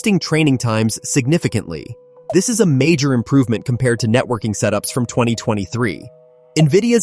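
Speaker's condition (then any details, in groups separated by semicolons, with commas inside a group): No condition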